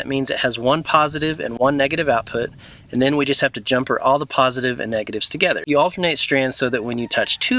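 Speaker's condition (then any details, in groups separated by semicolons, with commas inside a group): No condition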